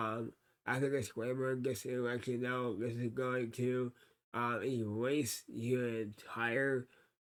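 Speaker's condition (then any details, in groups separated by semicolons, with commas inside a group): Cerebral palsy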